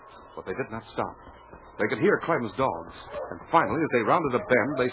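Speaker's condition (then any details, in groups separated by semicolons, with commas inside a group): No condition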